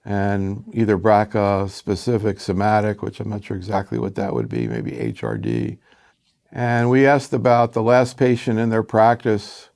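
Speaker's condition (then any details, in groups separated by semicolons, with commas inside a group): No condition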